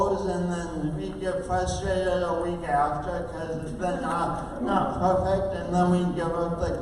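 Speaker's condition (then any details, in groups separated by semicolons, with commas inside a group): Oxygen-related condition, speech impairment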